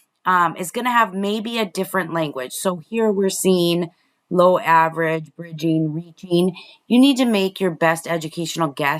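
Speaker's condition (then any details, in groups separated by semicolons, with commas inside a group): No condition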